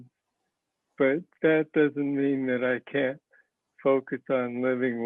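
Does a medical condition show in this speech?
Yes: Parkinson's disease; speech sounds like mush.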